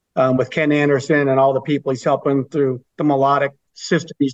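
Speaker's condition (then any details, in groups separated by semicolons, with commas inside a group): No condition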